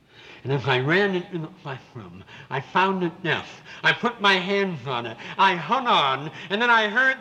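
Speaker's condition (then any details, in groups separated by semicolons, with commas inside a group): Severe cleft palate with lisp; congenital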